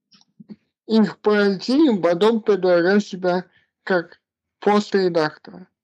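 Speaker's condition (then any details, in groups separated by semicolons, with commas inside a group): Cerebral palsy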